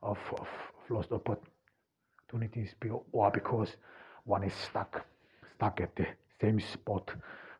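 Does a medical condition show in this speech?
Yes: stuttering; cause unknown, only one in family who stutters, German mother tongue, born in Austria; struggles with words, sounds like bad connection, presses words out, difficult words harder, German accent; here repeated sounds, repeated words, prolonged sounds.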